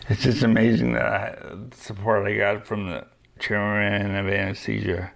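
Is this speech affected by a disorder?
Yes: young-onset Parkinson's disease; hereditary LRRK2 form, diagnosed at 38, right hand weakness, freezing, medication 5 years, deep brain stimulator; deep brain stimulation plus medication working well, no cognitive problems.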